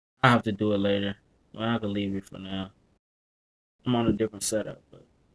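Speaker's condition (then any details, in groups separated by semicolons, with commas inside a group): No condition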